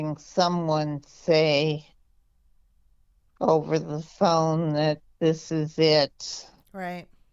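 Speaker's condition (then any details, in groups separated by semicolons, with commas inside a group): Multiple sclerosis; diagnosed at age 17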